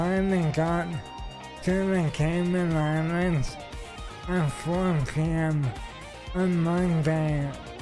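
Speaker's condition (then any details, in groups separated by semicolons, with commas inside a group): ALS; stem cell treatment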